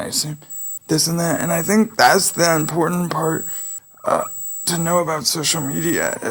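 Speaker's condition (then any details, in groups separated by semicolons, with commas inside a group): Cerebral palsy; able to speak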